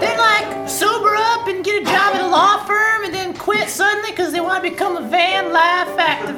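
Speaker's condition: No condition

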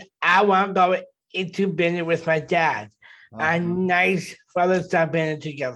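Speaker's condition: Down syndrome; short simple phrases, dropped grammatical words

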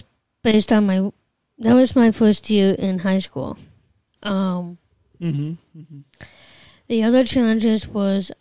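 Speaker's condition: Down syndrome; trisomy 21, congenital

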